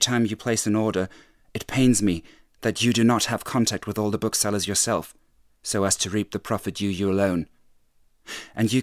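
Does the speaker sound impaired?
No.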